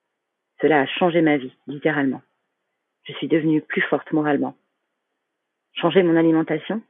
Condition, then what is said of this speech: None; typical speech.